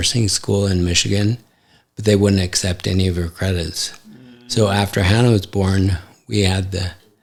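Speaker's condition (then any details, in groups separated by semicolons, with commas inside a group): ALS; affects hand function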